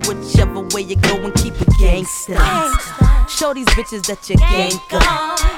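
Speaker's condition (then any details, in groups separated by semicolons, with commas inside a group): No condition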